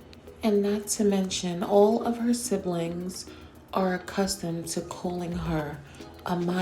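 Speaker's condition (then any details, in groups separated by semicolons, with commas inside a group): No condition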